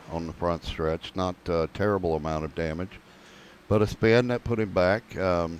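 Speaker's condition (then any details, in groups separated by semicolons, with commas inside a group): No condition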